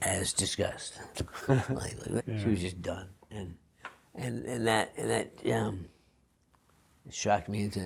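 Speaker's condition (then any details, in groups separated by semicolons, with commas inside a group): Parkinson's disease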